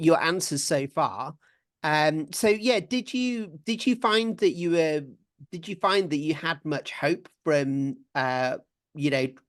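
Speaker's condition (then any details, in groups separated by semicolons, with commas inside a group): No condition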